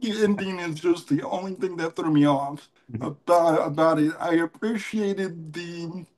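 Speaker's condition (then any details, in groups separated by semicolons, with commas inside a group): Cerebral palsy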